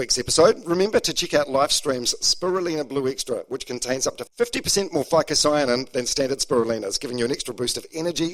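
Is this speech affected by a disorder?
No.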